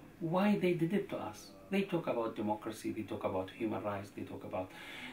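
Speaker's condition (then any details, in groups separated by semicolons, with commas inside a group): No condition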